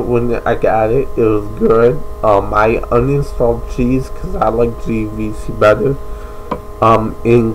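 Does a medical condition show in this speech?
Yes: cerebral palsy.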